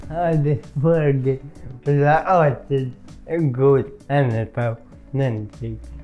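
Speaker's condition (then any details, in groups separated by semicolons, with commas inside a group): Cerebral palsy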